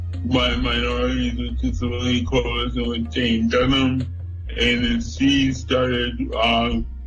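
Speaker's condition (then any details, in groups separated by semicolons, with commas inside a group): Cerebral palsy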